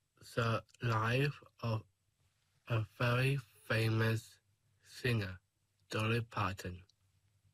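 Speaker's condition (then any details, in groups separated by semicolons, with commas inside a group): Down syndrome; age 21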